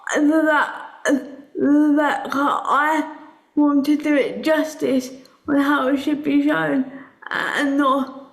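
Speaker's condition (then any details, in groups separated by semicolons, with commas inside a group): Cerebral palsy; speech impediment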